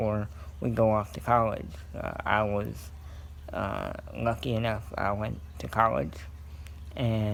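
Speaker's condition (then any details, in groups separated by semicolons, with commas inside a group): Cerebral palsy; scoliosis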